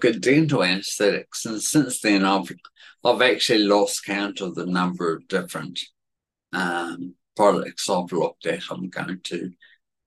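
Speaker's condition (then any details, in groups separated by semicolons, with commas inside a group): Cerebellar atrophy, genetic; worse today than usual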